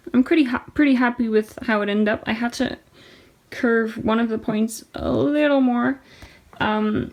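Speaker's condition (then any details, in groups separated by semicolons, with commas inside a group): No condition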